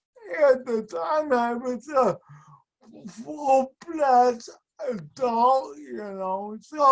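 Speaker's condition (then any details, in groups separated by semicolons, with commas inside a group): Speech and mobility impairment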